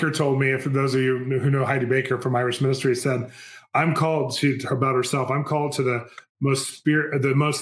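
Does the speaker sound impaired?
No.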